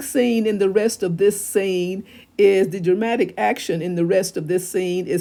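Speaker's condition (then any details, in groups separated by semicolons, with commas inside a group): No condition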